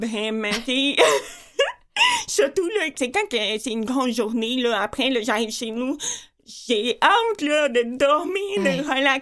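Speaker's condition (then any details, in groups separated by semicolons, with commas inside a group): Profound deafness with cochlear implant, congenital; born 100% deaf, cochlear implant by Dr. Ferron at Hôtel-Dieu de Québec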